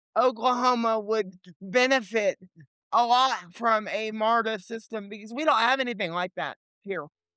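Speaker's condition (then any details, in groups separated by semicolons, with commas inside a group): Cerebral palsy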